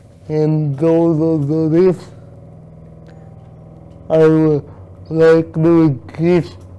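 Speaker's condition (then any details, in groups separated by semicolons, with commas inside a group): Cerebral palsy; difficulty speaking, sometimes not understood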